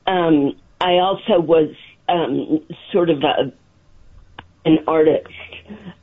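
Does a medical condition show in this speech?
Yes: essential tremor; essential tremors preventing visual art, permanent drop foot after fall during horseback riding lessons, walks slowly with pain; had spasmodic dysphonia for a while, helped by Botox treatments.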